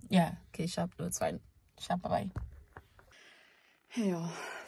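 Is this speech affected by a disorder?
No.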